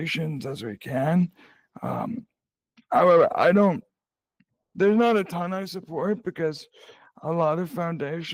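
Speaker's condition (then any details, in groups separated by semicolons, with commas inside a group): Cerebral palsy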